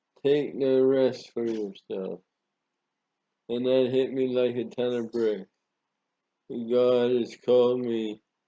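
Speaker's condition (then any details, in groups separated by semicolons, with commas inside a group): Parkinson's disease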